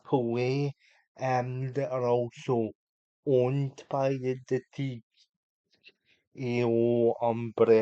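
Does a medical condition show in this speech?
Yes: cerebral palsy; unable to walk.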